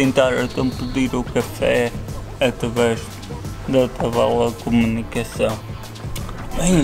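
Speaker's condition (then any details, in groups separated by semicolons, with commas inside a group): Cerebral palsy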